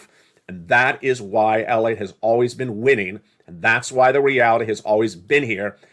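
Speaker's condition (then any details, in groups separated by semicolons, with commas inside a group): No condition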